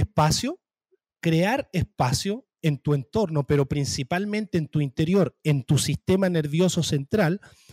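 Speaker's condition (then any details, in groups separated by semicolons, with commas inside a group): No condition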